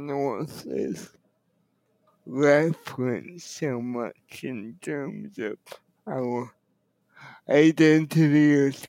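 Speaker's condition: Cerebral palsy; wheelchair user, can walk short distances with help; speech affected by cerebral palsy, others worried listeners would not understand

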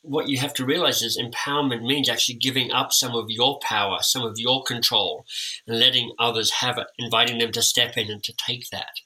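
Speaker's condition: Cleft lip and palate; orthodontic treatment

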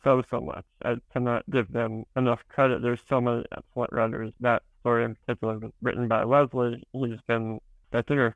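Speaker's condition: Spinal muscular atrophy

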